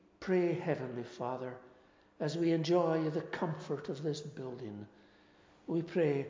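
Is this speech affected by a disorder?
No.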